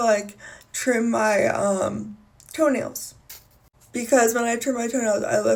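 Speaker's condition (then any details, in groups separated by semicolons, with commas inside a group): Cerebral palsy; spasms; age 26, recent hip replacement, hip dislocation, physical therapy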